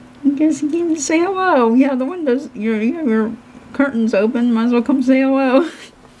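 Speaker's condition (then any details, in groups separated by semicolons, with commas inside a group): Cerebral palsy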